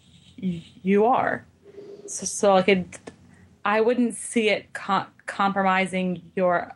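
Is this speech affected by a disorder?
Yes: stuttering; worsens with change and life transitions; recent period of increased stuttering struggle; big blocks, stops and exhales during blocks, long repetitive stutters, often anticipates stutter before words; here repeated sounds, prolonged sounds.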